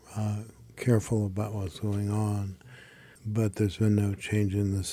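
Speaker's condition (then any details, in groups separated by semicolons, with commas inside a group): Parkinson's disease; developing over about 5 years, now age 70; more noticeable over last year, especially last 6 months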